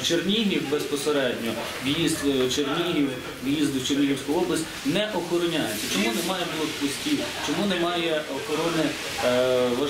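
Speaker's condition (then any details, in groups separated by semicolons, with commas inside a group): No condition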